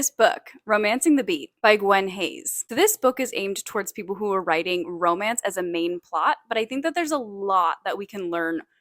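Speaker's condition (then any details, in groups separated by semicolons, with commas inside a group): No condition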